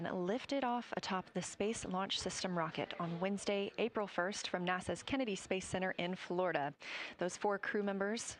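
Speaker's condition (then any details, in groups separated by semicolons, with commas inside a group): No condition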